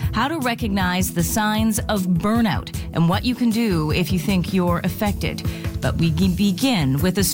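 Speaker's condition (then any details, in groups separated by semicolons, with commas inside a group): No condition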